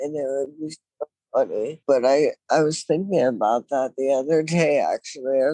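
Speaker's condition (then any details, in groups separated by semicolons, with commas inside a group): Traumatic brain injury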